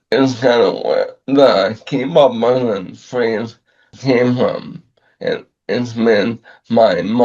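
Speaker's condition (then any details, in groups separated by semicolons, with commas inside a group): ALS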